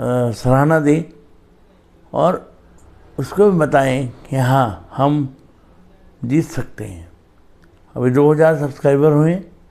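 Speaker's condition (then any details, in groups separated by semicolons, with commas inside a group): Cerebral palsy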